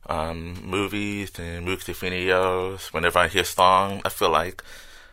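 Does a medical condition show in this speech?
Yes: hearing loss with cochlear implant; articulates words very clearly, plans words and grammar, speech therapy from first grade, special therapy post-implant.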